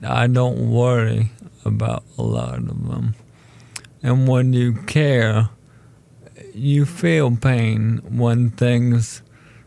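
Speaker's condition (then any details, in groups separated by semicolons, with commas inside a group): ALS; diagnosed almost 4 years ago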